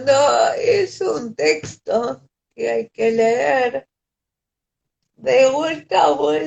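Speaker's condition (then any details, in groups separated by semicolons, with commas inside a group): Cerebral palsy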